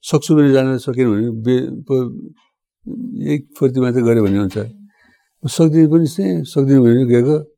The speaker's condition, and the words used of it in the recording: Parkinson's disease. मलाई ड्राई हुन्छ मुख यसो पार्किन्सन सबैजना डिस्टर्ब गऱ्यो